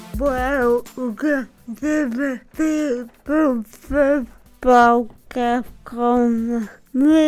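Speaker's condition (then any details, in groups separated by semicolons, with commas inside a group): Cerebral palsy; from birth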